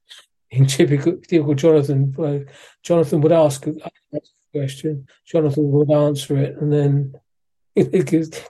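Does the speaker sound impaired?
Yes: Parkinson's disease; exercise training with physiotherapist after moving back to UK.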